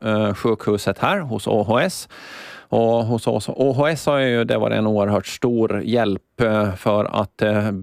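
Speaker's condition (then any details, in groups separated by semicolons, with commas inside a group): No condition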